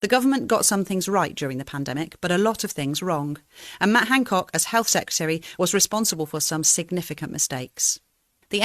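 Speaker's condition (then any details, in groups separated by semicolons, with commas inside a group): No condition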